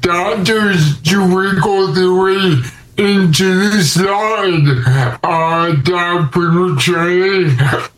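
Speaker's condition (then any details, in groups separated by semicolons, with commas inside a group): Cerebral palsy; can walk but uses a wheelchair most of the time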